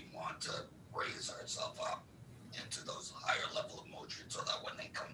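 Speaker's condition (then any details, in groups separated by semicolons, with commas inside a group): Laryngectomy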